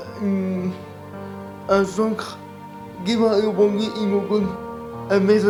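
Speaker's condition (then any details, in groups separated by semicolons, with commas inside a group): Cerebral palsy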